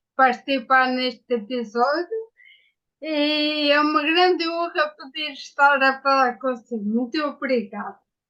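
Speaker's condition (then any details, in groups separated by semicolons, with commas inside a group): Ataxia after brain injury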